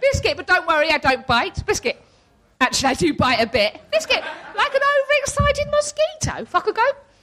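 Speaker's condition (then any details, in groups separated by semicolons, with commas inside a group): Tourette's syndrome; speech control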